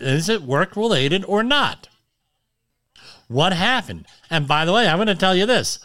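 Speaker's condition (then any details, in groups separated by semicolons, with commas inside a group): Cleft lip and palate; hearing checked this morning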